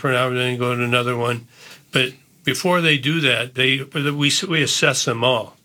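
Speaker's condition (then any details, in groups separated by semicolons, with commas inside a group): Parkinson's disease; first symptom hand cramping, diagnosed about 11 years ago, progressive; drooling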